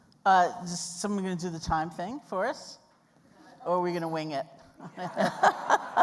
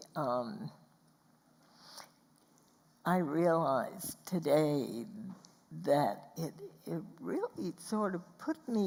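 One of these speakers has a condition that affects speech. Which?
The second: spasmodic dysphonia; diagnosed after 6 years of symptoms, Botox injections; began with mid-sentence cough, progressive voice loss, barely got words out.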